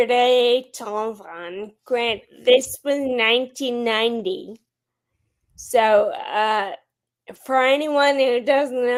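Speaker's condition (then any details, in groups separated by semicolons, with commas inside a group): Friedreich's ataxia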